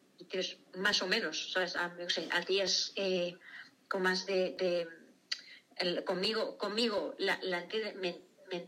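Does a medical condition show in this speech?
Yes: aphasia after stroke; aphasia caused by stroke, husband Carlos recognised it and called emergency, rapid treatment, hands unaffected, cannot write; music helps speech, aphasia choir, home music sessions, theatre and reading workshops with aphasia; difficulty finding names of things, expression sometimes hard, cannot speak as wished, worse at night when tired.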